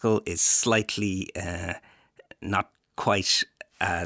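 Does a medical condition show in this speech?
No.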